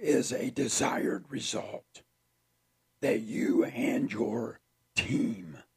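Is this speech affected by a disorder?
Yes: partial laryngectomy; laryngeal cancer, emergency half voice box removal, tracheostomy tube.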